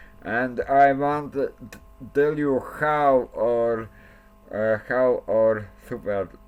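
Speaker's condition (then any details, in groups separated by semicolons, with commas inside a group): Cerebral palsy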